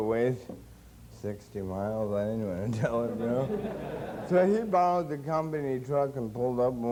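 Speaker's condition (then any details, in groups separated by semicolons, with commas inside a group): Cerebral palsy; since birth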